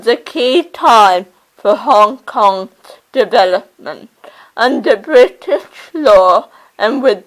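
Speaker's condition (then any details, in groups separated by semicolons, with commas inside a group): Cerebral palsy; oxygen starvation at birth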